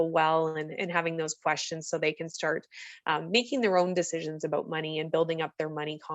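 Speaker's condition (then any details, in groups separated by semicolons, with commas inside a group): No condition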